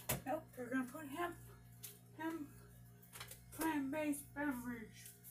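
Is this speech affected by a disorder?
Yes: brain injury.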